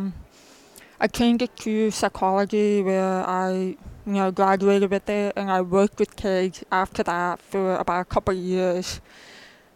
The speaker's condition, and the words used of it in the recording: Deafness. I mean, she worked with me, and I even learned ASL too, but I just flourished better with speech.